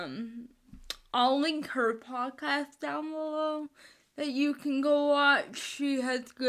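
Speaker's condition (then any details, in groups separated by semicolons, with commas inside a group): Spastic cerebral palsy, mixed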